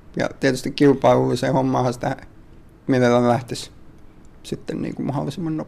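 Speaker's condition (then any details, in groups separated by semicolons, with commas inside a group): Duchenne muscular dystrophy; has personal assistant Sini Pesonen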